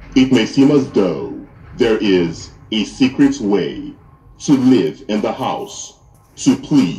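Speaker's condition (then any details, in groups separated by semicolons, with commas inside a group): No condition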